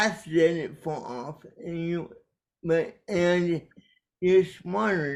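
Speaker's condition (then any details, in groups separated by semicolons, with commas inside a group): Cerebral palsy; caused by brainstem aneurysm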